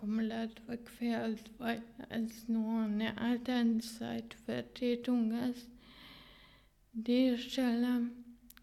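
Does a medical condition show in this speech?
Yes: ataxia; hereditary ataxia, nerve disease, 100% disability status assessed last year; pronounced, several years since onset, weekly speech, occupational and physiotherapy, rehab clinic exercises; limited speech ability, communication impaired.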